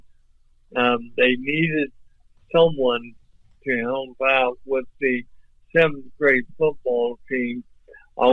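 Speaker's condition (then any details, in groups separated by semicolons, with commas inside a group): ALS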